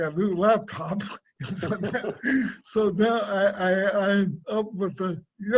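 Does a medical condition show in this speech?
Yes: cerebral palsy; swallowing and speech.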